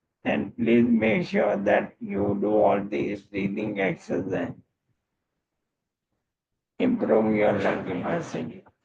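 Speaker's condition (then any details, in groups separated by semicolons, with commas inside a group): Motor neurone disease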